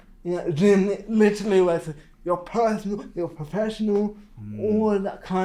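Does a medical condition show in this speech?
Yes: cerebral palsy.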